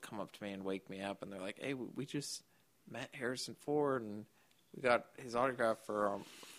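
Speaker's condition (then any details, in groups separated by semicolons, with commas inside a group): Duchenne muscular dystrophy; past usual life expectancy of 21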